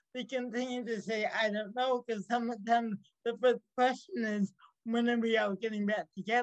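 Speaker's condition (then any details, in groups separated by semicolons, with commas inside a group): Cerebral palsy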